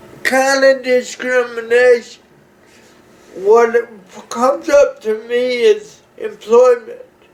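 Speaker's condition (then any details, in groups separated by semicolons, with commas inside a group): Cerebral palsy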